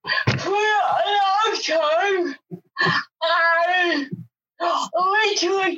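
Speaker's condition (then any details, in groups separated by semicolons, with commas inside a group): Cerebral palsy; speech impairment, others may struggle to understand, interpreter revoices her words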